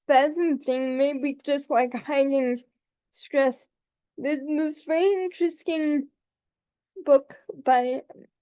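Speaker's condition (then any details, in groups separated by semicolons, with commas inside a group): Cerebral palsy; able to articulate and speak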